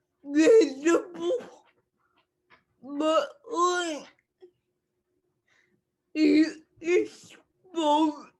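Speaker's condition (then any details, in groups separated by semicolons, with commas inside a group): Cerebral palsy; speech affected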